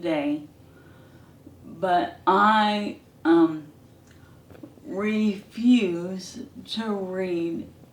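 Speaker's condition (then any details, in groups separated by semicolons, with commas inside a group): ALS; hand onset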